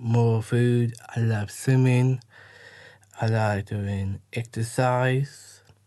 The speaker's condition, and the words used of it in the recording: Down syndrome. My speech isn't always clear.